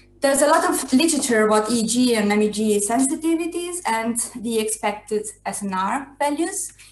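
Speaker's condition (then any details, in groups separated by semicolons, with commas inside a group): No condition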